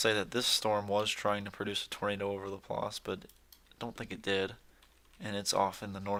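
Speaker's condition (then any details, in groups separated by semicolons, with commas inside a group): No condition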